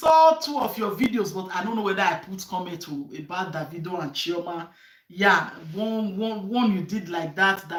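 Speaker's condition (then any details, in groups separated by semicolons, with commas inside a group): No condition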